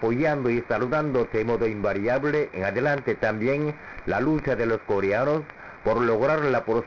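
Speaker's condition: No condition

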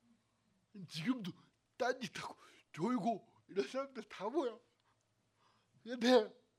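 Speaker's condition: Cerebral palsy; lifelong pain

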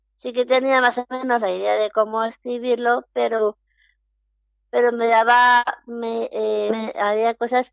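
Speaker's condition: Down syndrome; interviewed by telephone

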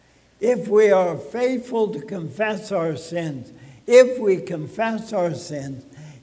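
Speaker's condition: ALS (Lou Gehrig's disease); als diagnosed this past spring, no cure, affects speaking, swallowing, walking; speech may sound drunk to newcomers, soft voice, limited breath

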